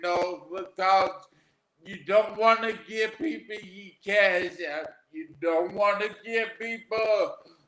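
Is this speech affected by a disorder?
Yes: aphasia after stroke; aphasia after three strokes, onset as young man, wheelchair user; about 13 years since stroke; talks a little different, listeners must work to understand.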